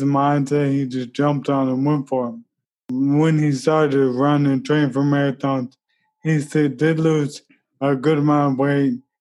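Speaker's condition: ALS; training 3-4 times weekly toward marathon in running chair

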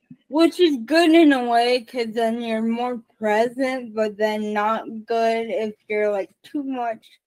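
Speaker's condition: Cerebral palsy; congenital

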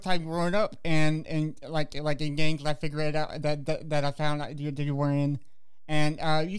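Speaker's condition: Cerebral palsy; walks with walker

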